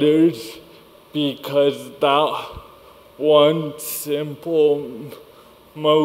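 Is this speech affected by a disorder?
Yes: cerebral palsy; high functioning, walks and talks; speech impediment.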